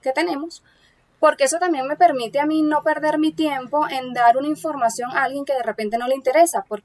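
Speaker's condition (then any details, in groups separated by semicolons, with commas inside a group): No condition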